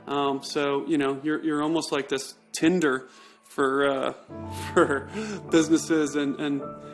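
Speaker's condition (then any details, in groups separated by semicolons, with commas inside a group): No condition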